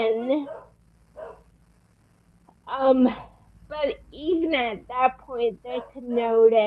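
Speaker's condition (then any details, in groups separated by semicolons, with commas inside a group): Friedreich's ataxia; voice very changed, slight change first noticed in college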